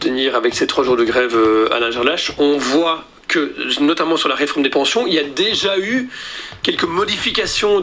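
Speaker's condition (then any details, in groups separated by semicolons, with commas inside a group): No condition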